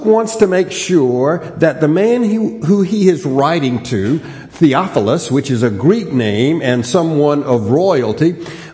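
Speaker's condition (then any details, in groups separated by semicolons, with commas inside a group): No condition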